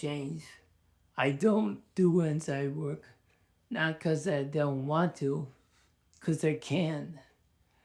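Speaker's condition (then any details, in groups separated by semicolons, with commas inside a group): ALS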